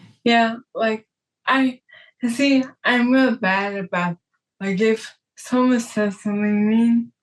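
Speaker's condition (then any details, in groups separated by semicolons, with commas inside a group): Traumatic brain injury; caused by car wreck; relearned talking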